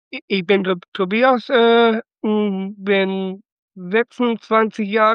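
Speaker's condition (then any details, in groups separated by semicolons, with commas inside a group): Down syndrome (trisomy 21); noticed on ultrasound two days before caesarean birth, St. Vinzenz Krankenhaus Datteln, Frühförderstelle; 26 years old, some limitations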